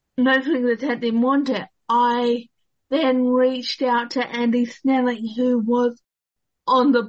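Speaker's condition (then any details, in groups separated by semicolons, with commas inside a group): Cerebral palsy; worsened at start of year 12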